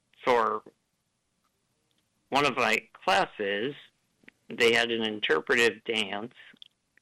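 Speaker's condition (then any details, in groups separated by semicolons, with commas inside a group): Duchenne muscular dystrophy; ventilator may be audible, cadence slightly different, works well for him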